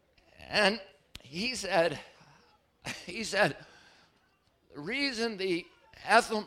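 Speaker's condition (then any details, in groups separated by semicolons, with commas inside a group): Spasmodic dystonia; onset at age 42, speaker attributes to yearly flu vaccine; voice trembles, formerly very strong voice, apologizes to audience for voice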